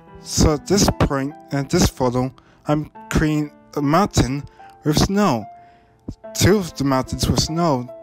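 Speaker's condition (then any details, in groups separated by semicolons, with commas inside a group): No condition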